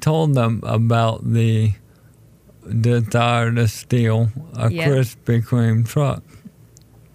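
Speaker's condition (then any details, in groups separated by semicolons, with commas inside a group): ALS; told condition is terminal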